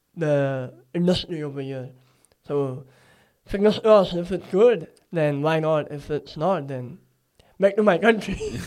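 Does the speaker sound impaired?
Yes: cleft palate; talks from nasal cavity, speech sounds different, listeners try harder to understand.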